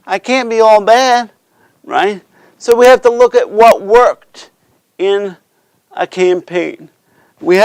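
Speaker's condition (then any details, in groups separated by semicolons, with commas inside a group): Cerebral palsy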